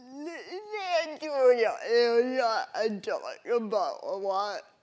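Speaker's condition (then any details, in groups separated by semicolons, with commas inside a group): Cerebral palsy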